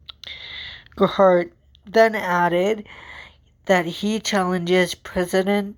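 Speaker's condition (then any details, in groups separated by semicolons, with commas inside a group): Cerebral palsy; from birth, walks with walker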